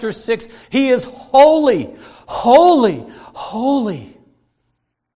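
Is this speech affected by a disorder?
No.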